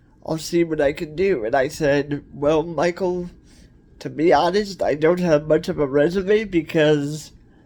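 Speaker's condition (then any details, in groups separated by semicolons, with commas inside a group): Cerebral palsy; cerebral palsy, wheelchair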